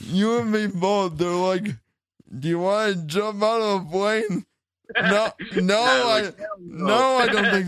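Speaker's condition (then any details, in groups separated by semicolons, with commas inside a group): Cerebral palsy; since childhood, wheelchair user, chair lifted onto stage by four men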